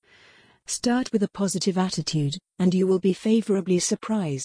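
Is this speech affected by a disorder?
No.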